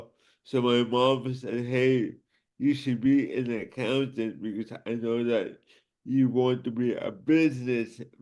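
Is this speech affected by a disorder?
Yes: cerebral palsy.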